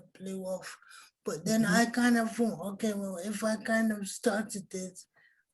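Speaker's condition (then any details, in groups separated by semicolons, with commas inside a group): Cerebral palsy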